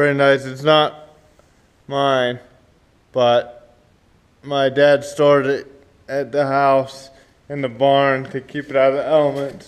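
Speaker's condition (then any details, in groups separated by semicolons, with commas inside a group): Cerebral palsy; spastic, affects walking and legs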